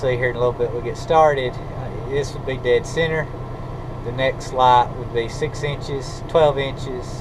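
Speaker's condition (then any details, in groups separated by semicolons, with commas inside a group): No condition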